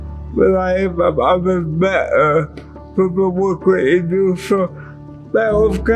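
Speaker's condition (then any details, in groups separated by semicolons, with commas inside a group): Cerebral palsy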